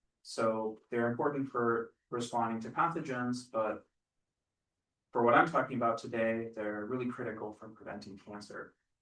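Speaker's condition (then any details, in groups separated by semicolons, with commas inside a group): No condition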